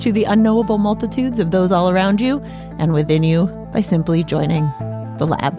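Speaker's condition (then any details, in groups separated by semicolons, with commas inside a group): No condition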